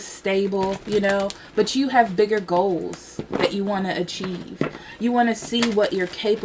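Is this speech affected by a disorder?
No.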